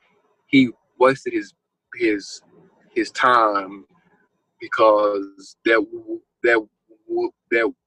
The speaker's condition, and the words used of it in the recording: Stuttering. And so, hey, I'll stutter as long as I want.